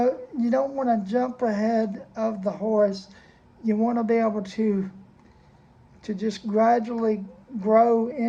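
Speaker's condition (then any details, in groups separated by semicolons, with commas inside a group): Cerebral palsy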